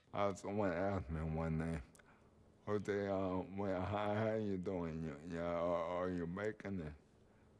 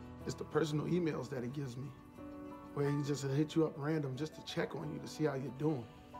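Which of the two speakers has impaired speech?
The first: amyotrophic lateral sclerosis; progressive, arms first, then all limbs; cannot walk or talk, eye-controlled letter-selection device; could talk early after diagnosis, now communicates via device, speaking through a speech-generating device.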